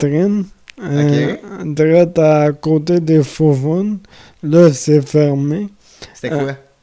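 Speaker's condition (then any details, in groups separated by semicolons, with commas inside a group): Amyotrophic lateral sclerosis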